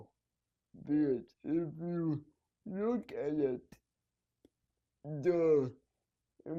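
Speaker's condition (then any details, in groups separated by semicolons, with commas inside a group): Cerebral palsy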